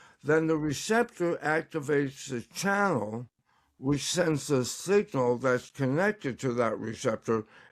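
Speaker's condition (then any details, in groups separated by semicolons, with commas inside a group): Tongue cancer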